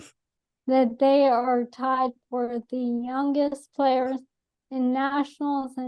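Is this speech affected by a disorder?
Yes: ALS; atypical case.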